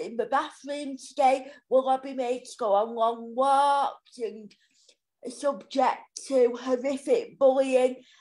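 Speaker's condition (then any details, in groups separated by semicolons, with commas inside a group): Cerebral palsy; physical disability only, wheelchair user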